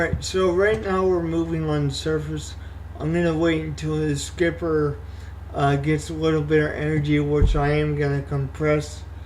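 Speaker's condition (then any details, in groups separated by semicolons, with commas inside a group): Cerebral palsy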